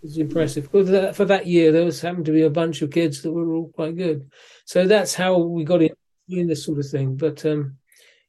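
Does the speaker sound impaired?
Yes: Parkinson's disease; suspected for a while.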